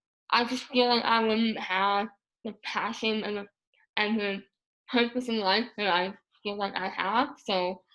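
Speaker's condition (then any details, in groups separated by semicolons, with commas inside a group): Moebius syndrome; paralyzed tongue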